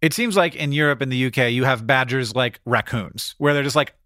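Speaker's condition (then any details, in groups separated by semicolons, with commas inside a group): No condition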